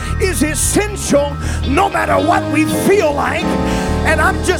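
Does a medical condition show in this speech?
No.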